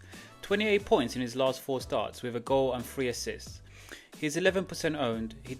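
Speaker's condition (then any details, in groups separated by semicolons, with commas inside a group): No condition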